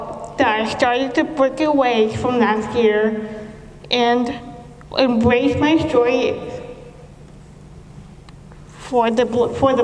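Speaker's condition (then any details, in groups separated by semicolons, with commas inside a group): Cerebral palsy; speech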